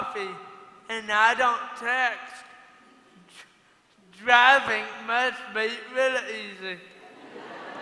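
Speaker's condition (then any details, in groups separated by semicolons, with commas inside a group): Cerebral palsy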